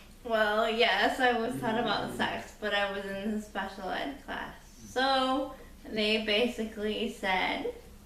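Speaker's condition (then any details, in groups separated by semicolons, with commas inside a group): Cerebral palsy; increased muscle tone, diagnosed in childhood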